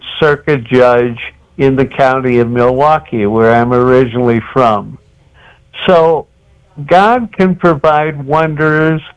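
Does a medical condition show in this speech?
Yes: cerebral palsy.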